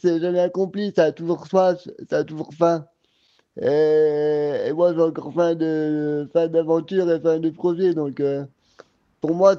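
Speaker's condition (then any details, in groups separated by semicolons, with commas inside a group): Cerebral palsy; cerebral palsy causing quadriplegia since birth; round-the-clock personal assistants, sophrology, pool and osteopathy sessions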